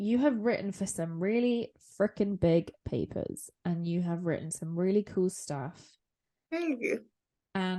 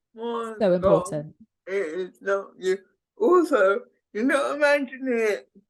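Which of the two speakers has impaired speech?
The second: cerebral palsy; needs extensive care; speech impediment.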